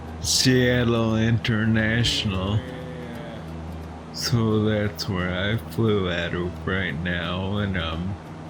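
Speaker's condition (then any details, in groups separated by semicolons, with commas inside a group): Friedreich's ataxia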